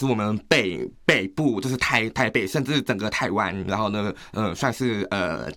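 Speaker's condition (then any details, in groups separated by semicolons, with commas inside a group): Hearing loss with cochlear implant; progressive hearing loss from childhood, cause unknown despite mri, genetic testing; surgically placed after deep-canal, in-canal and behind-the-ear hearing aids; slight accent, taken for abc, southeast asian or overseas chinese, word order and naturalness normal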